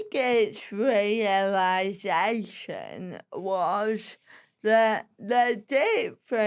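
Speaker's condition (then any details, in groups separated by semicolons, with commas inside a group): Cerebral palsy; slow speech, sounds disabled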